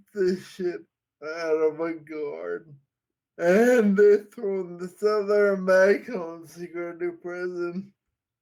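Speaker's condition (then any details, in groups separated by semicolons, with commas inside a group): Friedreich's ataxia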